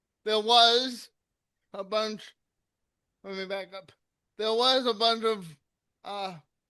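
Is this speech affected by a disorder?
Yes: cerebral palsy.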